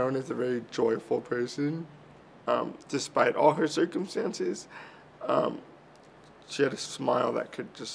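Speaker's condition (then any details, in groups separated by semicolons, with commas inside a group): Cerebral palsy; from birth, early childhood surgery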